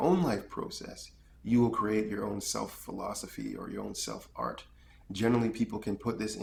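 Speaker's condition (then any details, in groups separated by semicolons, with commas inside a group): No condition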